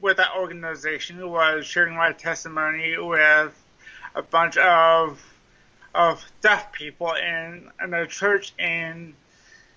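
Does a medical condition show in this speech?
Yes: cerebral palsy; mild cerebral palsy, lifelong, trouble writing with hands, slow running, 21 minutes per mile; speech impediment, sounds like Wendy's drive-thru speaker box, may sound drunk.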